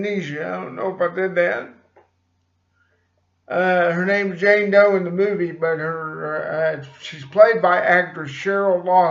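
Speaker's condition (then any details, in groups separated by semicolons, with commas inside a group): Cerebral palsy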